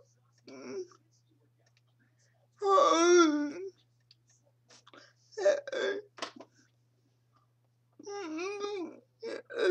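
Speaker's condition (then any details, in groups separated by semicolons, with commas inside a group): Cerebral palsy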